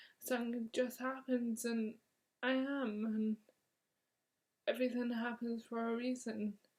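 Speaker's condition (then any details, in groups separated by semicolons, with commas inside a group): Motor neurone disease; onset in left hand; three years since diagnosis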